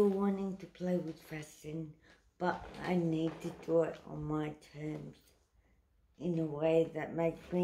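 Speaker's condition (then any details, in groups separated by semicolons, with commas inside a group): Cerebral palsy; uses wheelchair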